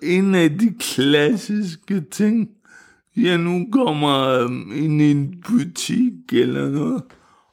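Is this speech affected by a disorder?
Yes: cerebral palsy; wheelchair user, first recorded as mentally retarded before cerebral palsy diagnosis.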